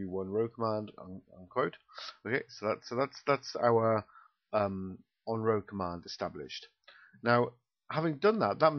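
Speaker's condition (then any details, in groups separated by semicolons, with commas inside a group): No condition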